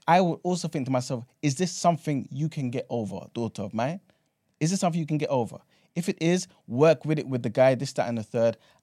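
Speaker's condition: No condition

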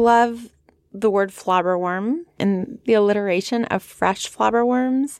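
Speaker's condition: No condition

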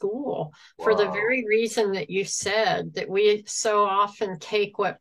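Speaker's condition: Cleft palate, cleft lip and palate, no nose, severe; congenital

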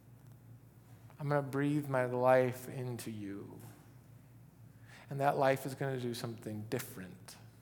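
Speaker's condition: No condition

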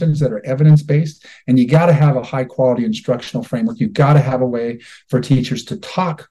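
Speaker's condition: No condition

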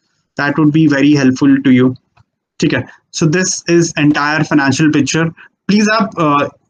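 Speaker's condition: No condition

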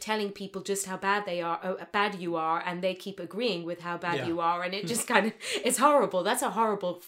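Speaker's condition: No condition

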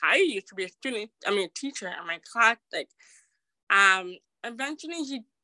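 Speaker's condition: Deafness

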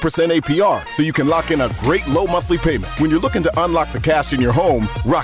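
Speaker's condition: No condition

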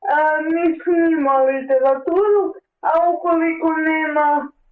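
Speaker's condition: Cerebral palsy; cerebral palsy with blindness, daily help needed for mobility and adapted reading material; own way of breathing and communicating must be shown to each new assistant, very communicative

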